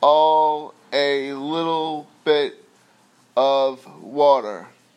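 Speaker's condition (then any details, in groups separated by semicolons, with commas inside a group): Aphasia after stroke; aphasia caused by stroke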